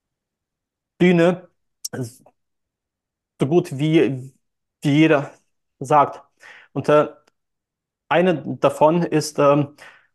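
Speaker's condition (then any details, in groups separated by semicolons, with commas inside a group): Stuttering; since childhood, hard in childhood, youth, school and nearly all speaking situations; compensates by outsourcing phone calls, social media and texting, speaks on stage; speech hangs at times, part-word repetitions; repeated words, blocks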